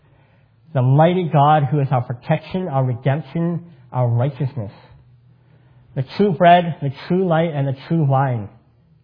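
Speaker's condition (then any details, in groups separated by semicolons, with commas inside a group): Cleft palate; congenital cleft palate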